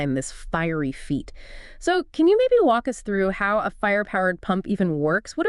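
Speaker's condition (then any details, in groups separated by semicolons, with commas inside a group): No condition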